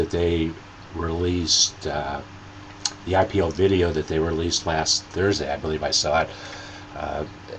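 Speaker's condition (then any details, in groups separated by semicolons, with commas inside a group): No condition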